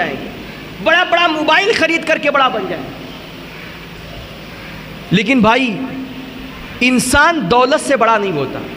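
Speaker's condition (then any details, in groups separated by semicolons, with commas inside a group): No condition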